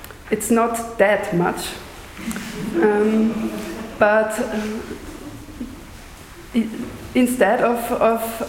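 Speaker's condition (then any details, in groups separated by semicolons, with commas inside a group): Stuttering; lifelong stutter, neurological, speech therapy, countless therapists and doctors, teen jaw, belly, leg cramps suppressing; audibly stuttering during lecture performance, amount varies day to day; stutters on own name, smooth circular repetitions, silent blocks, slower than fluent speakers; prolonged sounds, blocks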